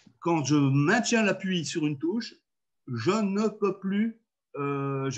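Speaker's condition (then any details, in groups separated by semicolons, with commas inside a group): No condition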